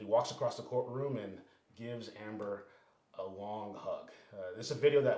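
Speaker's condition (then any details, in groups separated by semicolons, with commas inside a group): No condition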